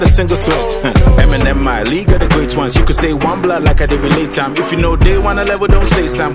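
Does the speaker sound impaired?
No.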